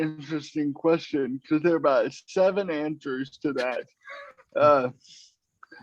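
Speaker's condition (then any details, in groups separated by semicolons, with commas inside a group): Cerebral palsy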